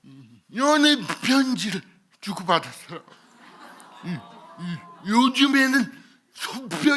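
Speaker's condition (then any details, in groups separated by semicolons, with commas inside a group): Cerebral palsy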